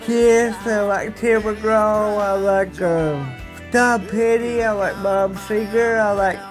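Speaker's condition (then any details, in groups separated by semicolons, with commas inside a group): Cerebral palsy; from birth, several leg operations, muscle tone affected; diagnosed at age 1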